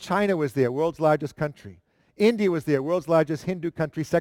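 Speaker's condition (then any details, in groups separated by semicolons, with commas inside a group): No condition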